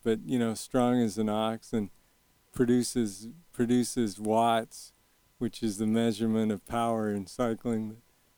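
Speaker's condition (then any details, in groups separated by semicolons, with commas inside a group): Young onset Parkinson's disease; two 3-inch brain probes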